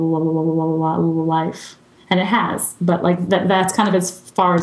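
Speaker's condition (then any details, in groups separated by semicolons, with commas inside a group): Stuttering; therapy over past 3 years: fluency shaping, stuttering modification, voluntary stuttering, subway talks with strangers; not always in control of speech, open about stuttering, speaks naturally; speech tools helped at times but not reduced stuttering, drops strategies needing unnatural speaking; repeated sounds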